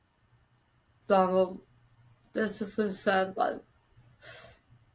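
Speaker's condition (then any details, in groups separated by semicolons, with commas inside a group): Tongue cancer with glossectomy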